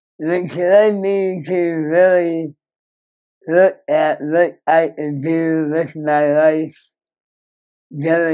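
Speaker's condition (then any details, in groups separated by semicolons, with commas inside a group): Moebius syndrome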